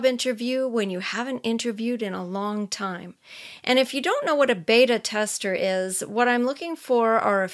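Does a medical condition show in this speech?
No.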